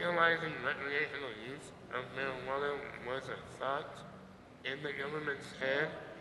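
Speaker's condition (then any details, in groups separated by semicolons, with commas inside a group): Muscular dystrophy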